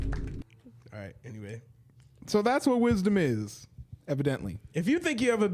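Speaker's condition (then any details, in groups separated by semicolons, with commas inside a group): No condition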